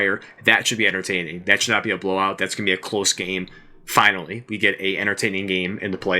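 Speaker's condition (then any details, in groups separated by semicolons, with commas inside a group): No condition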